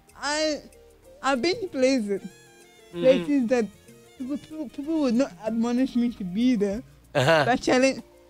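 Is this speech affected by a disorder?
Yes: cerebral palsy; acquired, not from birth.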